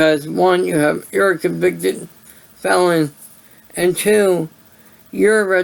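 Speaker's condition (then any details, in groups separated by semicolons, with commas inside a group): Cerebral palsy; voice sound affected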